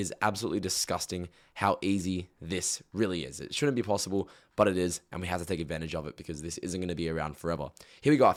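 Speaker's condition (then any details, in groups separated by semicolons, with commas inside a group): No condition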